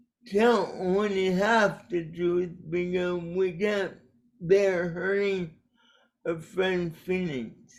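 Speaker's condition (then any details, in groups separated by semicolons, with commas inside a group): Cerebral palsy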